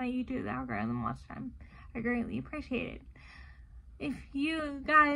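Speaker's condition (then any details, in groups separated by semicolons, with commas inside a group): Cerebral palsy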